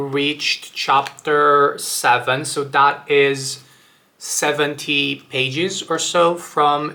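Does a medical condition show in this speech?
No.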